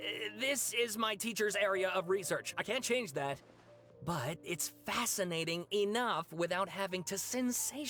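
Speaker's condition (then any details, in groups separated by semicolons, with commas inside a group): No condition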